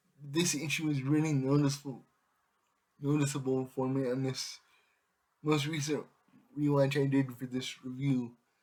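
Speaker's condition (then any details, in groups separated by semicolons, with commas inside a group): Cerebral palsy; affects all muscles; able to speak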